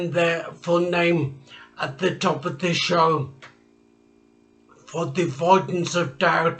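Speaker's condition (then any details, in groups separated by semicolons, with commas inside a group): Traumatic brain injury; speech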